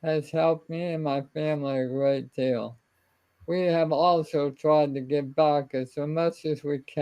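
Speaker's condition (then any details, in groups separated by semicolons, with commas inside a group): ALS; limb onset sporadic form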